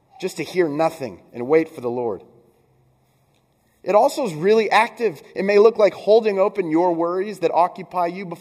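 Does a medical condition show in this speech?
No.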